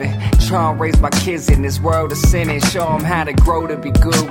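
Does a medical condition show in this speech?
No.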